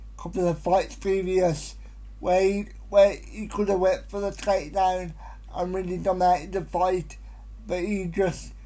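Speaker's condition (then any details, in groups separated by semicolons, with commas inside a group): Cerebral palsy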